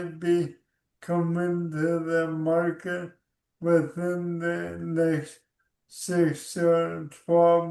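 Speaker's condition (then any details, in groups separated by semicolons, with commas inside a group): ALS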